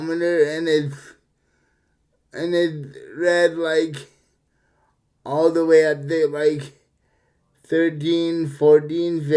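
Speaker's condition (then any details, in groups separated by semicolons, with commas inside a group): Cerebral palsy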